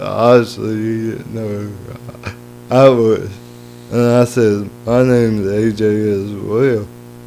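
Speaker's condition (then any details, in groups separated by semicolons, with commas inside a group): Cerebral palsy; lifelong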